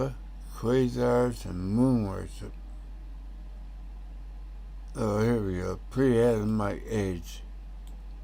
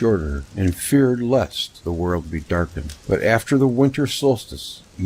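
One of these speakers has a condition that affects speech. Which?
The first: tongue cancer; tongue tumor, radiation and chemotherapy; tumor cleared, on immunotherapy, radiation after-effects, congestion; tongue swollen from radiation, voice too weak to read aloud, congestion.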